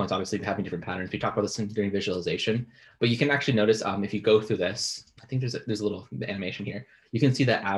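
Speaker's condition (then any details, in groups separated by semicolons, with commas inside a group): No condition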